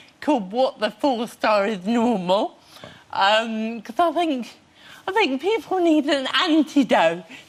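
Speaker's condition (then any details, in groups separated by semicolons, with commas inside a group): Cerebral palsy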